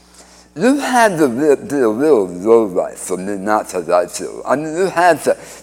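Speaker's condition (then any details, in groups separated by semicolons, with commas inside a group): Speech impediment after cancer surgery; radiation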